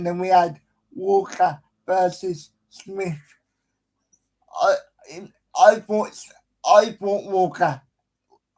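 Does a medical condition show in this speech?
Yes: cerebral palsy.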